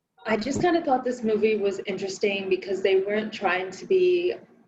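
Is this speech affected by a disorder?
No.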